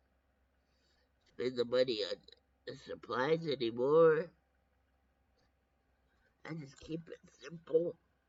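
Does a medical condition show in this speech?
Yes: brain injury.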